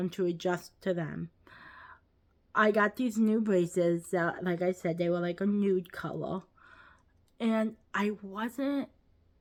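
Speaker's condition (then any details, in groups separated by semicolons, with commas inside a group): Cerebral palsy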